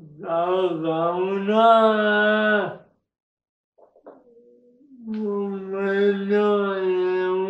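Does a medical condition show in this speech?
Yes: cerebral palsy.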